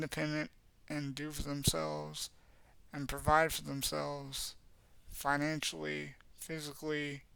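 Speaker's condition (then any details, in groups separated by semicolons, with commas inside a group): Cerebral palsy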